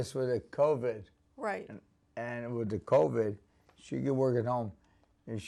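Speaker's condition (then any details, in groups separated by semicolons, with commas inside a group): ALS; onset couple years ago, pain, pain medication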